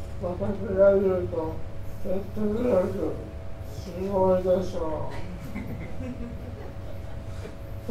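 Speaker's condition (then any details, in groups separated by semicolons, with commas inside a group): ALS; uses ventilator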